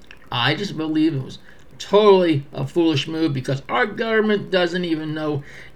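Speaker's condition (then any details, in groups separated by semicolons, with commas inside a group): No condition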